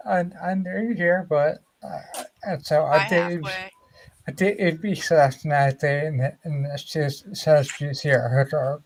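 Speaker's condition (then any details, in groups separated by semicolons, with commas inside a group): Ataxia; linked to brain lesion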